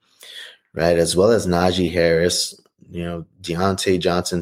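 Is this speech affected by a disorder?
No.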